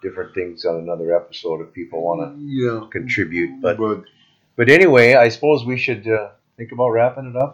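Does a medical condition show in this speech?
No.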